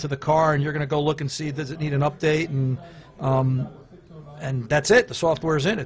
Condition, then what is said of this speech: No condition.